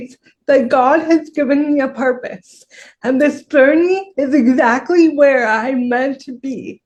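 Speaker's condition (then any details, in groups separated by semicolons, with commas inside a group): Cerebral palsy; severe, wheelchair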